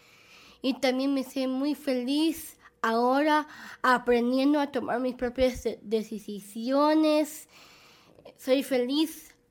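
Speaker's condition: Down syndrome; present from birth

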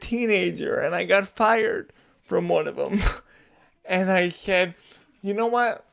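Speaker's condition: Cerebral palsy; limited outdoor play in childhood

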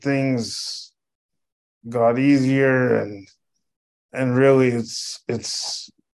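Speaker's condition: Cerebral palsy; wheelchair from age 5

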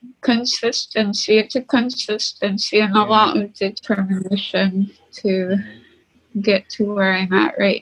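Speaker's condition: Tracheostomy; once ice plug in tube mid-run

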